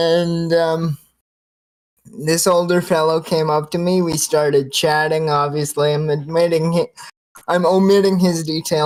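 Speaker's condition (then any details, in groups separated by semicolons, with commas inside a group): Cerebral palsy, spastic quadriplegia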